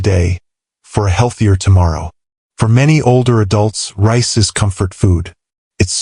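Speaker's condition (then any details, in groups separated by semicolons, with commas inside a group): No condition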